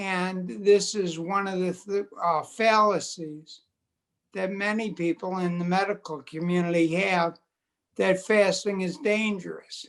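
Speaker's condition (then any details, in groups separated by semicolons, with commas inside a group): Multiple sclerosis; quadriplegic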